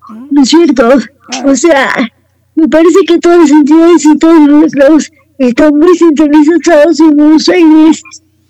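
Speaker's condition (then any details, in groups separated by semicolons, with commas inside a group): Cerebral palsy; wheelchair user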